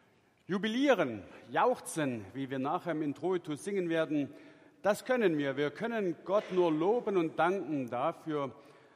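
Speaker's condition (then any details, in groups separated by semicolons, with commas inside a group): No condition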